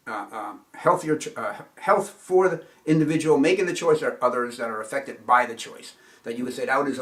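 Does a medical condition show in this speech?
No.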